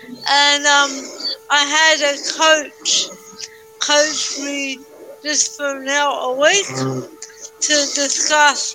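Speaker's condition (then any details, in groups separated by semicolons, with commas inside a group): Cerebral palsy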